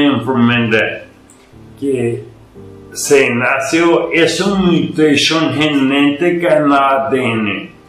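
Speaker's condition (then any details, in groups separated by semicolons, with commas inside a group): Ataxia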